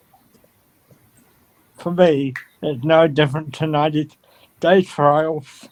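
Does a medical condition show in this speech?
Yes: cerebral palsy.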